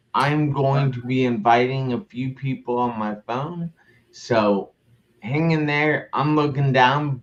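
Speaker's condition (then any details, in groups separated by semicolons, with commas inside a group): Traumatic brain injury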